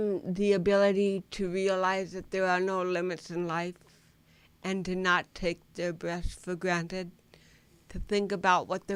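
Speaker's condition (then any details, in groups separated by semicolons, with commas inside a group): Cerebral palsy; lifelong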